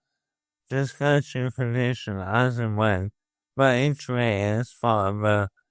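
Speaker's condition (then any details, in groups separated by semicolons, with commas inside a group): Motor neuron disease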